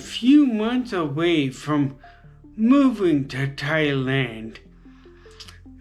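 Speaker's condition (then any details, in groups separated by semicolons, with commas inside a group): Traumatic brain injury; very debilitating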